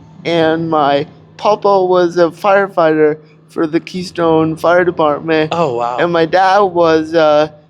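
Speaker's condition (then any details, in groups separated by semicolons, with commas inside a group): Cerebral palsy; cannot walk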